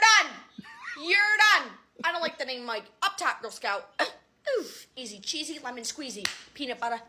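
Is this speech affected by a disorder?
Yes: Tourette syndrome; motor tics too, acts out uppercuts, flips people off, tics picked up from music, conversations; vocal tics, random words and phrases blurted mid-sentence.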